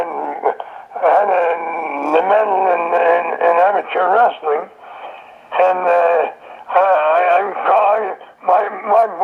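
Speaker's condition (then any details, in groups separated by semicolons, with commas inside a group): Throat cancer; survivor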